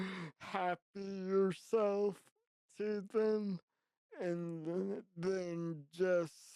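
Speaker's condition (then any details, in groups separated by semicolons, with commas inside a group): Traumatic brain injury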